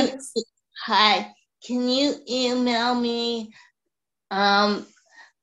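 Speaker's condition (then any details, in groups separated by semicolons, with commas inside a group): Cerebral palsy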